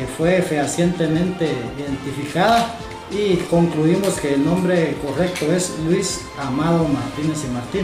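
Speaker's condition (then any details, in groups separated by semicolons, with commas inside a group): No condition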